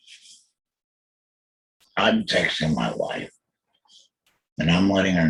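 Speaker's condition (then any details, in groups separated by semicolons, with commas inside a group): Total laryngectomy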